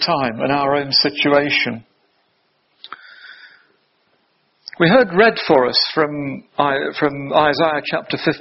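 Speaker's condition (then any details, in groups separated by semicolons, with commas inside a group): No condition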